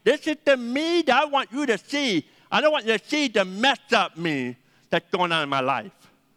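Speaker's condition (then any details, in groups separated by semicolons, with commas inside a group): Deafness; needs names repeated several times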